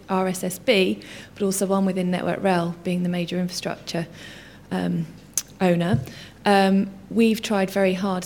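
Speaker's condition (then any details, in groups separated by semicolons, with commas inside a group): No condition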